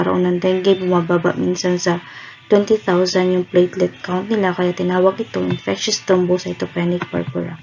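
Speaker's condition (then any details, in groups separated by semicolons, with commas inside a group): No condition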